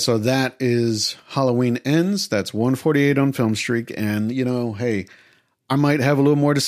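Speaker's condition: No condition

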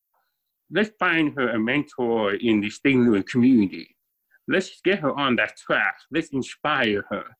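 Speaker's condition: Deafness, born deaf; congenital deafness, mainstreamed under IDEA policy, same itinerant teacher first through 12th grade

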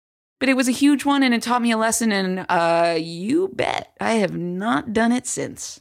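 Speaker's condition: No condition

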